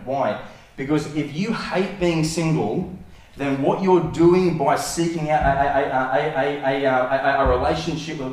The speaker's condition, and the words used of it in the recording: Stuttering. I know I stutter, but I said it right, okay?